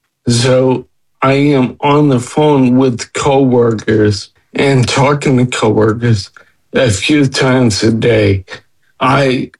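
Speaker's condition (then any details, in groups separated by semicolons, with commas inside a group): Friedreich's ataxia; diagnosed at 19, 28 years ago, progressive, early balance and gait problems, wheelchair user about 25 years; age 47, Skyclarys over 2 years, three pills daily, Children's Hospital of Philadelphia neurologist, nystagmus reduced; speech slowed with progression, improved on Skyclarys, more confident, asked less to repeat, swallowing improved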